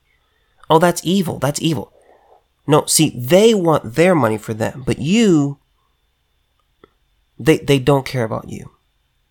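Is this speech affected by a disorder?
No.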